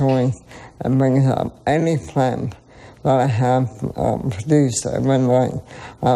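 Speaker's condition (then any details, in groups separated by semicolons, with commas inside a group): ALS; over 25 years since onset, uses cannabis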